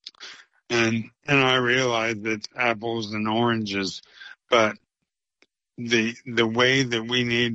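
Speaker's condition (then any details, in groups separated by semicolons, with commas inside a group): ALS; ALS (motor neuron disease), diagnosed nearly three years earlier; slower progression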